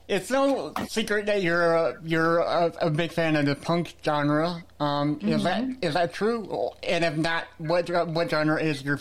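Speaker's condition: Cerebral palsy; back pain

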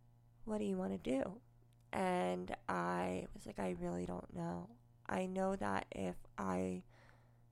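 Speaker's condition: Cleft lip and palate, unilateral

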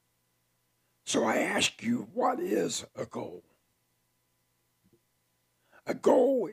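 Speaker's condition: Partial laryngectomy; laryngeal cancer, recurring tumor paralyzing vocal cords, repeated surgeries, emergency half voice box removal, tracheostomy tube; about 20 years since sudden onset, speech still self-described as unusual; sudden painless near-whisper at onset, no speech after laryngectomy, taught to speak with tracheostomy tube

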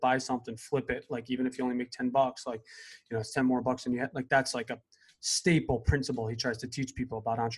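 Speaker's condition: No condition

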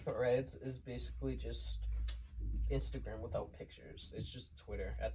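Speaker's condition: No condition

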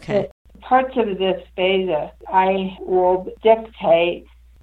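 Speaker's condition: Expressive aphasia after stroke; severe near-fatal stroke, initial left-side paralysis, total speech loss, melodic intonation therapy Boston, eight years therapy; eight and a half years post stroke, regular therapy days, physical limitations, one hand not working; slow speech, word-finding difficulty, clear thoughts, aphasia in writing, types left-handed or dictates via Siri

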